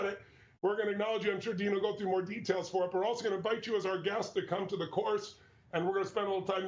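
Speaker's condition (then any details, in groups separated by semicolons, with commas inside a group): No condition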